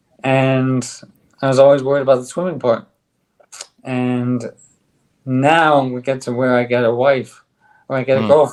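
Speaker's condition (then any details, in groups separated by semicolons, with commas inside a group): ALS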